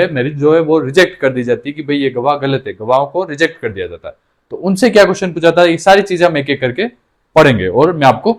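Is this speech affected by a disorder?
No.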